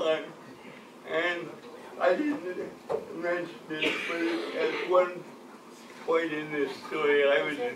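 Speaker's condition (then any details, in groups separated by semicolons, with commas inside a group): Cerebral palsy; from birth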